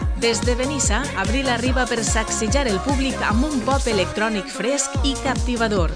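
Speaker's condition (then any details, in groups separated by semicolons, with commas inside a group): No condition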